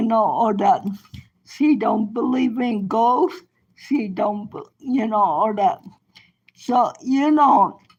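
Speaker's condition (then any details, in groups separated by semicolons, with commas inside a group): Cerebral palsy; present from birth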